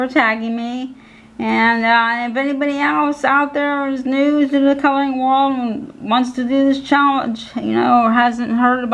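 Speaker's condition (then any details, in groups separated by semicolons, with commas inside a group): Cerebral palsy; physical handicap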